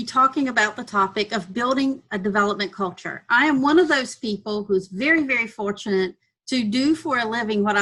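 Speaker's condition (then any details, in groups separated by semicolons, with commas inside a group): No condition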